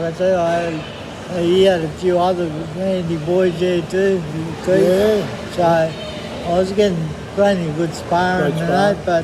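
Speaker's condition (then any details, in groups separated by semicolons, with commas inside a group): MND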